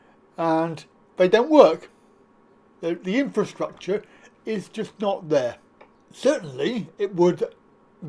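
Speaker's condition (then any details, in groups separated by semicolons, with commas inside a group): Cerebral palsy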